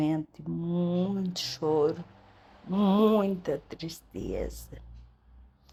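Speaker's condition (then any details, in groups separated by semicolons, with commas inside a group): Cerebellar ataxia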